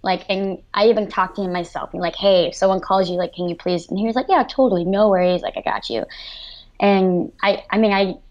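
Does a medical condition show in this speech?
Yes: cleft lip and palate; severe congenital cleft lip and palate, 23 surgeries by 17, ischemic stroke at 18, post-stroke seizures; after stroke unable to speak, write or converse, dyslexia, speech pathologist and cognitive therapy, speech regained.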